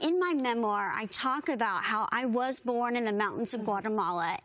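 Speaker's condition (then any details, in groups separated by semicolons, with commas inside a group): Bilateral cleft lip and palate; severe bilateral cleft lip and palate from birth, born in Guatemala mountains, not expected to survive; unable to nurse as infant, once could not speak, needed interpreters, singing voice strong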